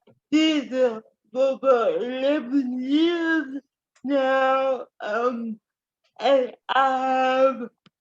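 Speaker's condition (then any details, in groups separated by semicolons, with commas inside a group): Cerebral palsy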